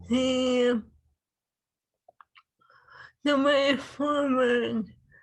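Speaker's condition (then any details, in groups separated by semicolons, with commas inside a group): ALS; swallowing lost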